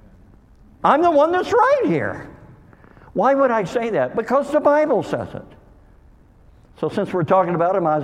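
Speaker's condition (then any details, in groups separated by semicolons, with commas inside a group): Cleft lip and palate; called hair lip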